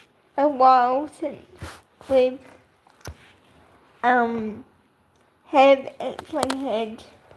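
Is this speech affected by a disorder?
Yes: cerebral palsy.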